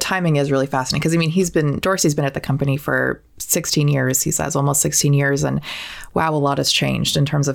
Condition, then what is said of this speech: No condition.